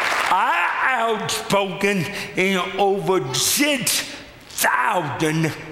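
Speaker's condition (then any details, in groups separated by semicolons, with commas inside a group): Cerebral palsy; cerebral palsy from birth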